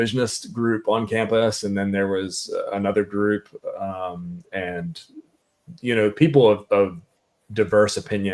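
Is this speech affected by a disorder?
No.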